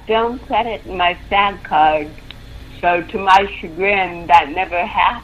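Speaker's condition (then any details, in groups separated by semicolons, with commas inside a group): Cerebral palsy; involuntary movements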